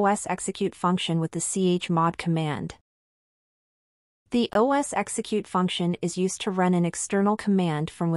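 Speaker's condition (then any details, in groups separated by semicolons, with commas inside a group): No condition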